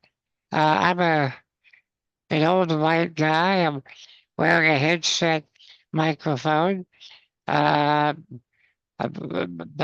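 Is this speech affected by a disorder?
Yes: spinal muscular atrophy.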